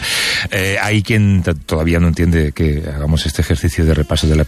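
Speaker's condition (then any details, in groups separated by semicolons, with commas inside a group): No condition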